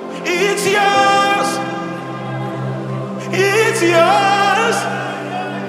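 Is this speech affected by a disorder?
No.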